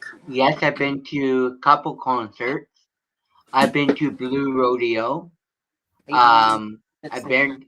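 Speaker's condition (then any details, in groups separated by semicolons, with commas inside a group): Cerebral palsy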